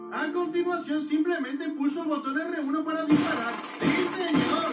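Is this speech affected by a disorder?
No.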